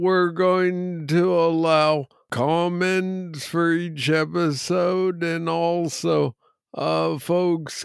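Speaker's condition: Parkinson's disease; young onset Parkinson's disease, about 8 years since diagnosis

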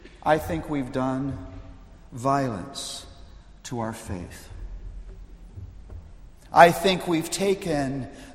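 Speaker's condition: No condition

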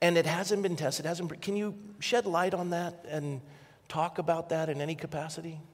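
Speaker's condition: No condition

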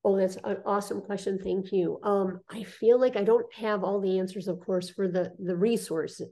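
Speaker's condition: Cleft lip and palate; congenital

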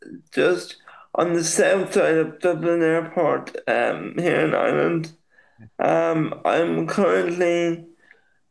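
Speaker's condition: Cerebral palsy; takes longer to form thoughts into words

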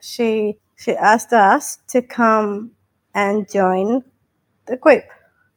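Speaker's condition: Down syndrome; intellectual disability

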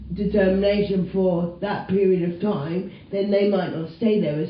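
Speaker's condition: Cerebral palsy quadriplegia; writing and reading physically difficult

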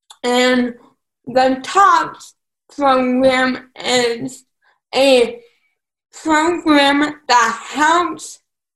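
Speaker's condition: Cerebral palsy; unable to drive

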